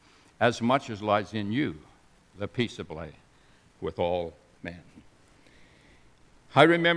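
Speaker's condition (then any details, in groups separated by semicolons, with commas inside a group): No condition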